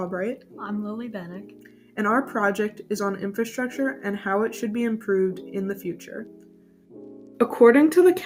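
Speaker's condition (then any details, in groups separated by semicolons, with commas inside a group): No condition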